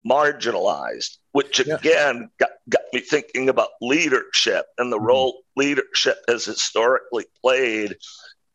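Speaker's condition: Spasmodic dysphonia; much improved since early years, speaks slower than usual, still some voice limitation

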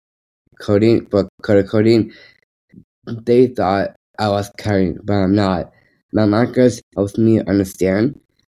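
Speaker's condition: Down syndrome

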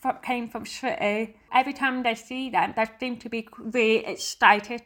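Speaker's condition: Deafness; family all hearing, uses sign language; lip reads all day among hearing people, finds it tiring

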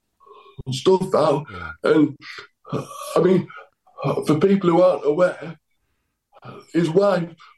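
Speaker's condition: Cerebral palsy; cerebral palsy affecting left side, dodgy left arm, cannot walk, power chair, needs help getting up and dressing

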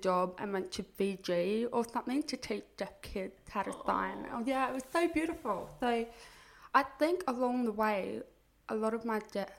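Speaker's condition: Profound deafness; cochlear implant

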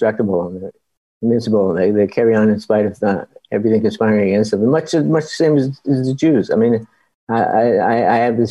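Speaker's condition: Parkinson's disease; spinal tumor removed

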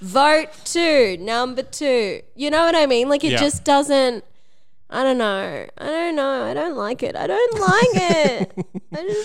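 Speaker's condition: No condition

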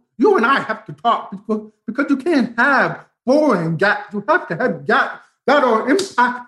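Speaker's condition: Profound deafness, bilateral, from spinal meningitis; both ears, onset about 18 months old, spinal meningitis destroyed auditory nerve; big headphones, slight residual hearing when loud, closed captioning, cannot hear words spoken

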